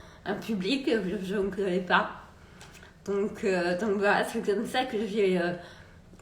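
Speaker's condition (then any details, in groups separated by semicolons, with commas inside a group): Multiple sclerosis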